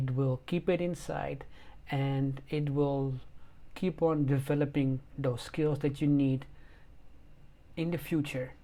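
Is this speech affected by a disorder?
No.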